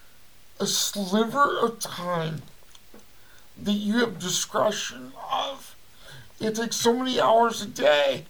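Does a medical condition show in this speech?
Yes: cerebral palsy; voice audibly affected.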